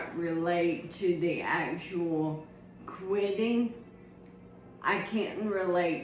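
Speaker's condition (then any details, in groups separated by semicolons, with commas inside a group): ALS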